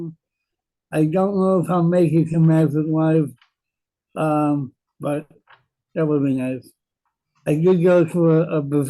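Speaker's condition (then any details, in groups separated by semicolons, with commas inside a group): Cerebral palsy; present from birth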